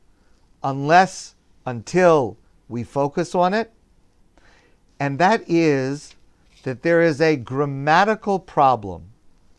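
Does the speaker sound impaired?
No.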